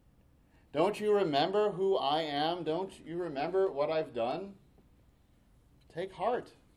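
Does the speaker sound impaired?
No.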